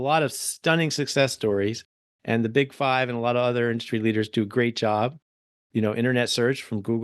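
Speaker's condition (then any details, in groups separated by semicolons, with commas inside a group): No condition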